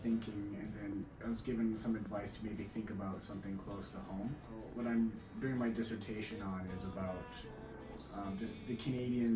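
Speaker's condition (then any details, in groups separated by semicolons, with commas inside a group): No condition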